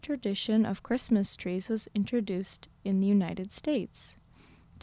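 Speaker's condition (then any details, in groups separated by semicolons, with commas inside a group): No condition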